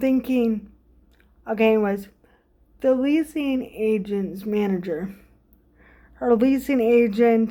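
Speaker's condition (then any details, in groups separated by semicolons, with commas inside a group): Cerebral palsy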